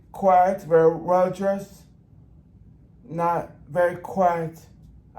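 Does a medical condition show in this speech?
Yes: brain injury; in brain injury rehab facility.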